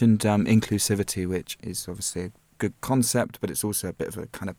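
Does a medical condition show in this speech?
No.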